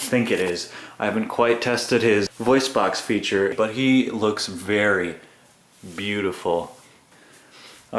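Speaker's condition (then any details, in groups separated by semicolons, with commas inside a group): No condition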